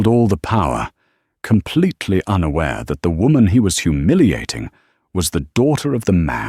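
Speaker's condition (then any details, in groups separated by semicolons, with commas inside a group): No condition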